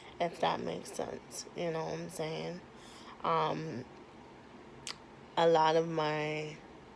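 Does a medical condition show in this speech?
Yes: cerebral palsy.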